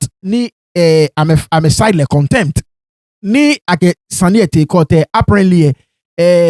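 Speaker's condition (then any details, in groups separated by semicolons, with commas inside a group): No condition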